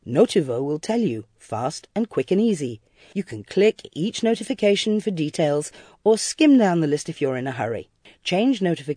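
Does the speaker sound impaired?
No.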